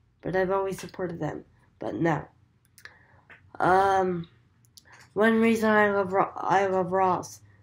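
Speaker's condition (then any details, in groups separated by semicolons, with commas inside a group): Cerebral palsy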